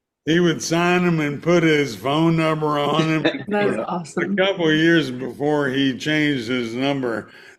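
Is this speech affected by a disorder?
Yes: ALS; motor neuron disease.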